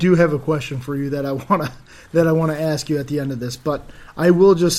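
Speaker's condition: No condition

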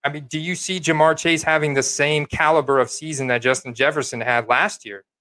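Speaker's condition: No condition

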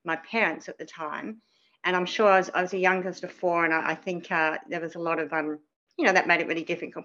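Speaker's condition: Cleft palate; spoke differently as child

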